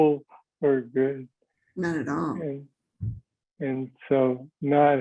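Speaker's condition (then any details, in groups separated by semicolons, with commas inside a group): Parkinson's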